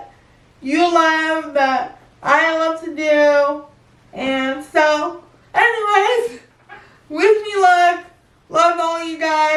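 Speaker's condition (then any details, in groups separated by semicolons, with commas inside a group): Cerebral palsy; speech worsening over past year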